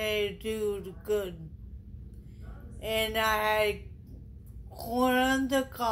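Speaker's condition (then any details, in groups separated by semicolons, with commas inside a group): Traumatic brain injury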